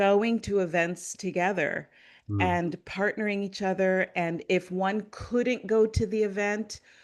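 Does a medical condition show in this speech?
No.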